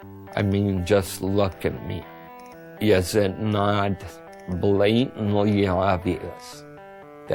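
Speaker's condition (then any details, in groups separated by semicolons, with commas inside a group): Multiple sclerosis; severe shaking earlier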